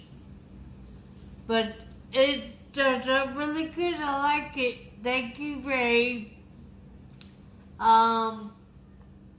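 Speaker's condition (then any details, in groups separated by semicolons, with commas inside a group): Traumatic brain injury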